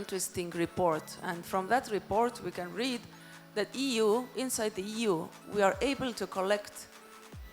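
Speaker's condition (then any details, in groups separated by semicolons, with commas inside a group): No condition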